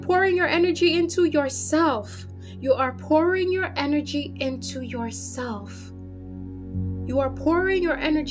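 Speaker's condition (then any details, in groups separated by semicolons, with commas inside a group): No condition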